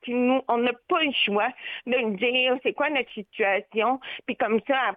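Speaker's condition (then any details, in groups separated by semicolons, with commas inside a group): Deafness with cochlear implant; familial deafness; hard of hearing with implant, hears nothing without implant; phone hard to understand, especially deep male voices, fast or quiet speakers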